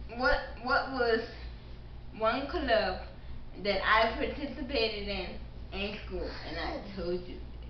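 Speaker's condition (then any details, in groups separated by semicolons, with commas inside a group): Cerebral palsy; caused by birth stroke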